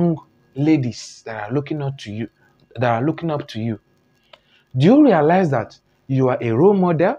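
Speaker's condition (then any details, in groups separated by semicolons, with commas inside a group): No condition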